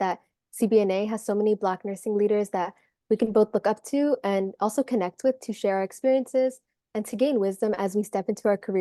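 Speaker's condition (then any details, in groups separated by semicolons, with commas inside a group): No condition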